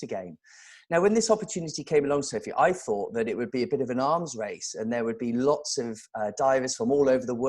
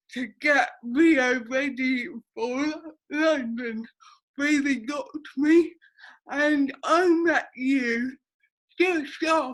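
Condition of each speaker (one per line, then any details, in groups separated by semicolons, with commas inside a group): No condition
Cerebral palsy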